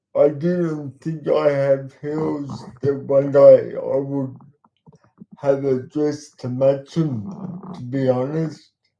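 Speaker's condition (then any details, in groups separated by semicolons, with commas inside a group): Cerebral palsy; talks slowly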